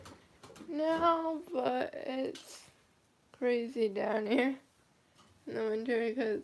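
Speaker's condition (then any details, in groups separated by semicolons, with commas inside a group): Cerebral palsy, mild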